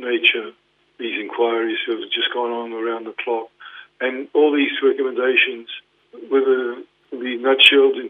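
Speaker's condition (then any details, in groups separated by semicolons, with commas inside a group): Parkinson's; diagnosed 2019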